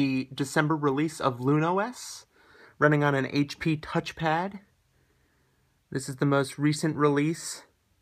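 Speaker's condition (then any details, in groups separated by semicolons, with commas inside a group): No condition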